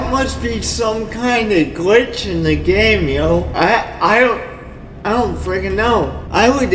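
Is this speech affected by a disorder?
Yes: cerebral palsy; only one hand usable.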